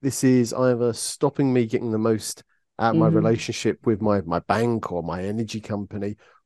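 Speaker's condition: No condition

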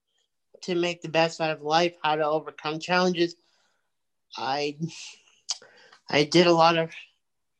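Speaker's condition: Cerebral palsy; multiple surgeries since infancy

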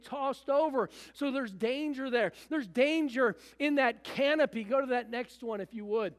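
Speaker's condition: No condition

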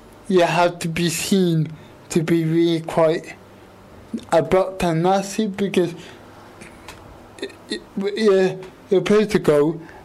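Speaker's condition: Quadriplegic cerebral palsy; obvious speech impediment, quite a bit of effort to speak and shape words, considers self understandable

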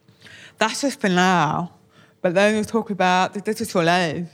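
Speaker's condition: Deafness; born profoundly deaf, taught lip reading, hearing aids, English first language, Auslan learned ten years ago; bilingual English and Auslan, prefers captioning over Auslan at shows

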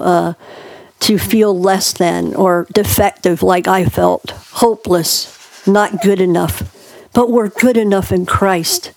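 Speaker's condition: Cleft palate; born two months premature

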